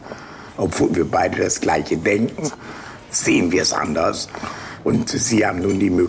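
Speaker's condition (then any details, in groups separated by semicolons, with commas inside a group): Laryngectomy after laryngeal cancer; total laryngectomy for laryngeal cancer, shunt valve voice prosthesis in tracheoesophageal fistula; years since surgery, ate again after 8 days, home and speaking as now by day 11; presses tracheostoma shut, air redirected to pharynx, pharyngeal segment vibrates like vocal folds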